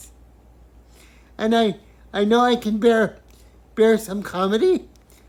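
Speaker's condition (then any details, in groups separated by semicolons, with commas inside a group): Cerebral palsy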